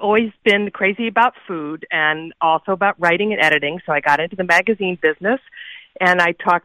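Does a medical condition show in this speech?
No.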